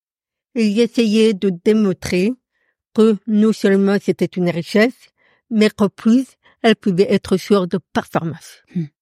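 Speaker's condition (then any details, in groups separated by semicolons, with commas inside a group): Profound deafness; audible accent from deafness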